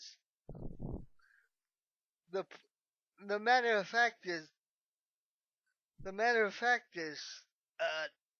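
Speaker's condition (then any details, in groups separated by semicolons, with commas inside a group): Cerebral palsy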